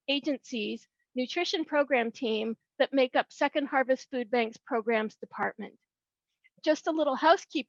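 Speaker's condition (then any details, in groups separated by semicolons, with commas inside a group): No condition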